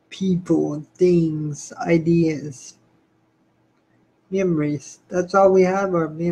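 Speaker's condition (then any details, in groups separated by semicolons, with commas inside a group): Spastic cerebral palsy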